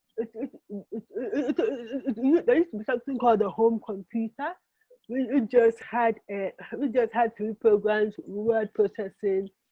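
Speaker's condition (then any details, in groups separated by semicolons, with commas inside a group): Cerebral palsy; affects movement and writing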